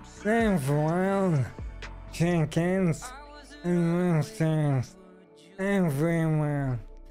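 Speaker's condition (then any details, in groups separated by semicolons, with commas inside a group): ALS; stem cell treatment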